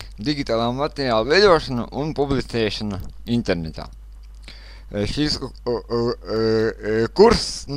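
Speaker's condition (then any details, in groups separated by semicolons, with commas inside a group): Cerebral palsy; since birth; speech not very clear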